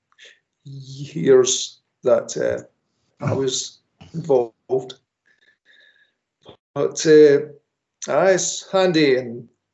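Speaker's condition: Stammer; restrictive through life until Maguire speech recovery program about 21 years ago; since Maguire program able to give public, after-dinner, wedding and funeral speeches; says currently pretty sloppy, not best example of Maguire program; repeated sounds, blocks

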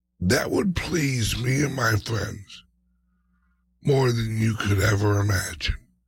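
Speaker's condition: Speech impediment, mild

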